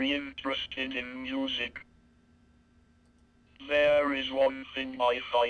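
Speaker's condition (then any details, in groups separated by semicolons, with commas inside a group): Cerebral palsy, speech-generating device; lifelong, affects all muscles including speech muscles; walks with difficulty, can drive; non-speaking, uses sounds, signs, word board, speech synthesizer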